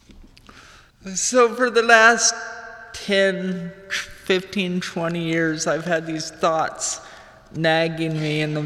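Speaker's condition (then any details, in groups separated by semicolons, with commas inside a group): Cerebral palsy; slight limp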